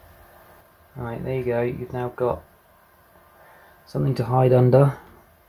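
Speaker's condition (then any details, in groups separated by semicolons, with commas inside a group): No condition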